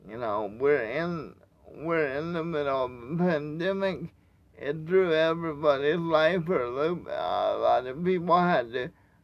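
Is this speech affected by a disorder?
Yes: cerebral palsy; wheelchair user.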